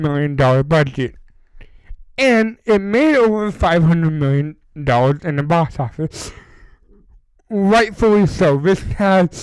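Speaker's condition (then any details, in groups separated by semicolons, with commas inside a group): Cerebral palsy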